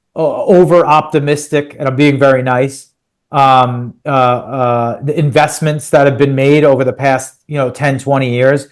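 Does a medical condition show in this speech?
No.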